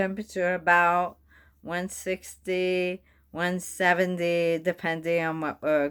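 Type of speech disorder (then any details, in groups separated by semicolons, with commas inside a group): Bulbar dysarthria; bulbar onset ALS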